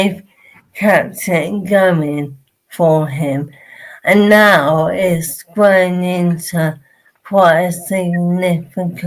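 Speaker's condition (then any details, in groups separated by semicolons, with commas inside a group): Motor neurone disease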